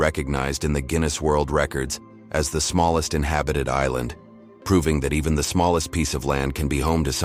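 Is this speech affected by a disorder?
No.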